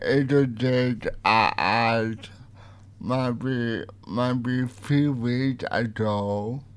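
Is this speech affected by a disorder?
Yes: cerebral palsy; uses light writer communication device; partly voiced, partly typed audio on light writer communication device.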